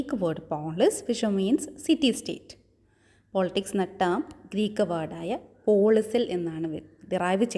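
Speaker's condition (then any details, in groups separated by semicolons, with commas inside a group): No condition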